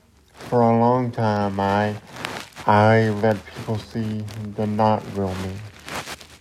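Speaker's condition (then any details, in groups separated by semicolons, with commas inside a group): Cerebral palsy; wheelchair user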